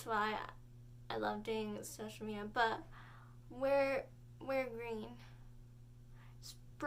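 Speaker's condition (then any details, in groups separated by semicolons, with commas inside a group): Cerebral palsy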